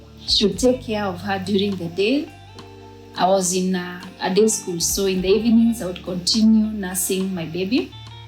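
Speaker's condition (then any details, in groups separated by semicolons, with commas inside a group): No condition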